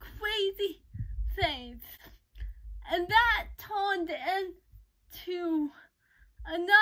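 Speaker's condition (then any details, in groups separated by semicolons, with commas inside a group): Cerebral palsy; uses crutches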